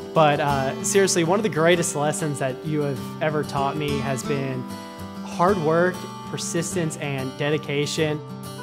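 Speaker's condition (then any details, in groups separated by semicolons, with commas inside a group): No condition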